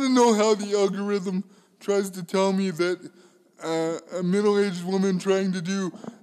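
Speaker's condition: Cerebral palsy; arms held in permanent y position

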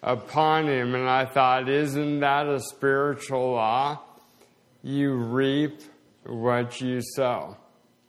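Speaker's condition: Slowed speech, swallowing problems; progressive condition

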